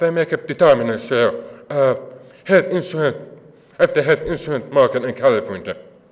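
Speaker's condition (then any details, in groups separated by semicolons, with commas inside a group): Deafness; works with interpreters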